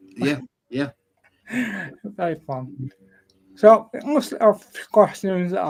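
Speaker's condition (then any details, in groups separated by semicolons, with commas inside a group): Ataxia; may slur speech, may sound drunk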